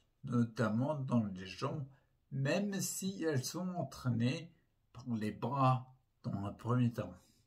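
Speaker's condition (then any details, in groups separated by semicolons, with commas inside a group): Primary progressive multiple sclerosis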